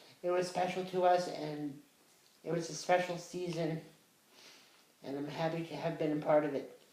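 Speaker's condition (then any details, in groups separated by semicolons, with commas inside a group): Cerebral palsy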